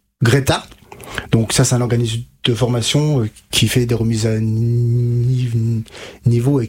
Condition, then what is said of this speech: Stuttering. Donc là par exemple j'ai des blocages et j'ai des répétitions, mais auparavant, avant que je fasse ce gros travail orthophonique, c'était une catastrophe, quoi.